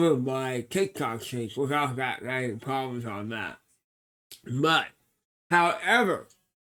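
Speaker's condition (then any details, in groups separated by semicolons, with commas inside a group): Cerebral palsy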